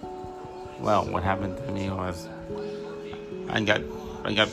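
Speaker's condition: Cerebral palsy

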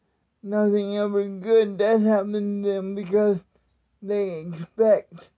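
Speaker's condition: Cerebral palsy; speech not affected by disability

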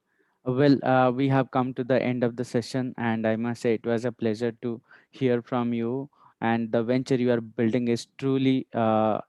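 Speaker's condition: No condition

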